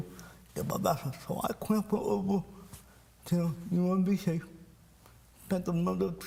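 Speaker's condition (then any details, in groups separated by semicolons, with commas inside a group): Cerebral palsy; from birth; speech impairment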